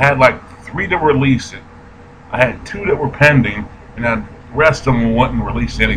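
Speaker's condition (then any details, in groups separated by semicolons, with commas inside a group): No condition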